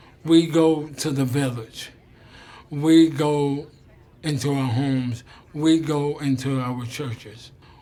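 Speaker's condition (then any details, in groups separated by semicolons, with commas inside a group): ALS; slurred speech early sign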